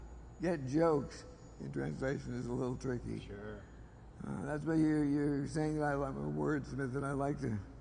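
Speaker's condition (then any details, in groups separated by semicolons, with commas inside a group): Parkinson's disease; diagnosed 20 years ago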